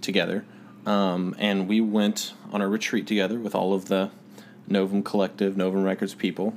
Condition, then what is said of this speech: No condition.